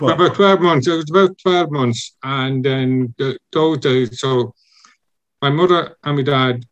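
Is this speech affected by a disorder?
Yes: congenital deafness; born deaf, cause unknown, not hereditary, undiagnosed for about 12 months; learned to speak via audiologists and speech therapist Jim from America, lip reading learned from Jim.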